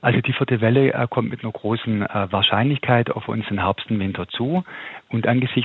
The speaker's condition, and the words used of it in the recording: None; typical speech.